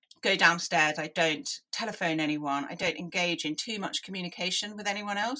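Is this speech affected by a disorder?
Yes: deafness; analog hearing aids in childhood.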